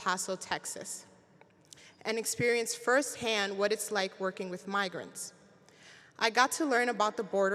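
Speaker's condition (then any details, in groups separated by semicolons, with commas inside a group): No condition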